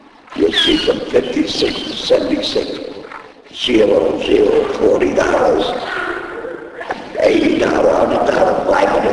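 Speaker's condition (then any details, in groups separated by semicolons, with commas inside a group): Laryngectomy; speaks using device in throat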